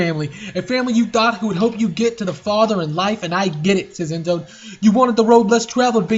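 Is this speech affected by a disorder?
No.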